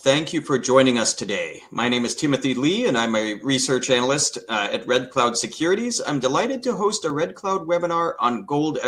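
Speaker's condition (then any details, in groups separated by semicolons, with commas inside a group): No condition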